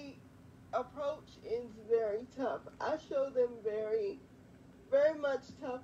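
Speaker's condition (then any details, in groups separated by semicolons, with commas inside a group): Quadriplegic cerebral palsy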